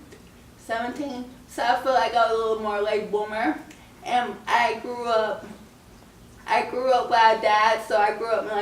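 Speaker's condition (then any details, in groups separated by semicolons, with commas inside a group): Cerebral palsy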